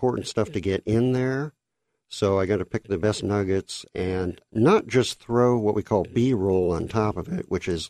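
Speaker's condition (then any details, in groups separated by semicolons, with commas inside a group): Cleft lip and palate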